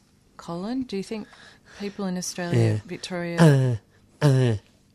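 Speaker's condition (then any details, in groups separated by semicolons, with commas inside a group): No condition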